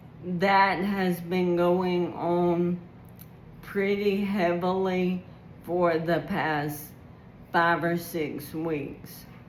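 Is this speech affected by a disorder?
Yes: ALS.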